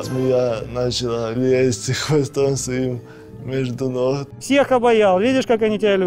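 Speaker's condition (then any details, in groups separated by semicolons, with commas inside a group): Cerebral palsy; affects movement coordination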